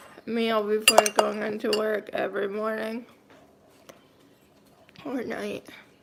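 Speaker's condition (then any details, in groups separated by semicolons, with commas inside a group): Cerebral palsy, mild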